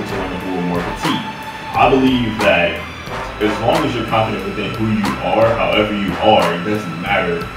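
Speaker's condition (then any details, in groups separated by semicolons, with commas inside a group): No condition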